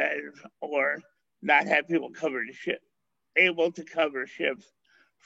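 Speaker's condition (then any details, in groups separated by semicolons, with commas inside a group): Cerebral palsy; limited use of limbs; needs assistance with nearly everything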